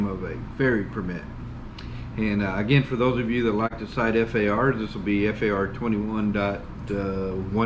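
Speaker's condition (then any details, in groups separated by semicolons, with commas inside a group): No condition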